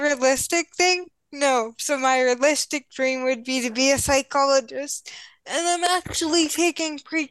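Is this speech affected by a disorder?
Yes: cerebral palsy; cerebral palsy with cerebral visual impairment, affects motor skills, vision and mobility.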